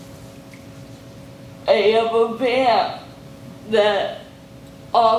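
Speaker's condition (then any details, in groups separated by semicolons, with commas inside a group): Cerebral palsy; very involved case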